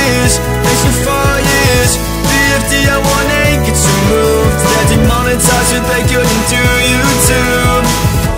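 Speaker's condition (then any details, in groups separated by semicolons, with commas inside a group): No condition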